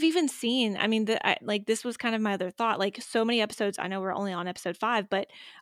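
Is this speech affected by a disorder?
No.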